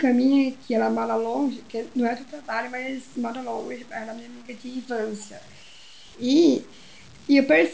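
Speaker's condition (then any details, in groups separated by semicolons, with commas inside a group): Down syndrome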